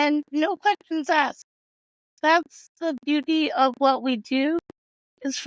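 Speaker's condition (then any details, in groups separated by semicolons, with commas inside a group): Cerebral palsy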